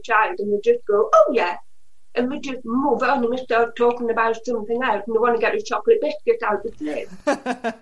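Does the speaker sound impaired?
Yes: Usher syndrome (deafblindness), profoundly deaf since birth; genetic, progressive, profoundly deaf from birth, tunnel vision noticed at age 9, cochlear implants after 30 years.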